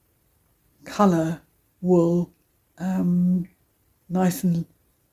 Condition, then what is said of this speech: Aphasia. You suddenly stop what you want to say, either because the words have gone or a particular word has gone, hence the scissors.